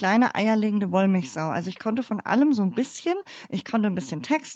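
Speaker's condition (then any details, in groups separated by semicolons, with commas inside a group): Cleft palate; congenital, born in former GDR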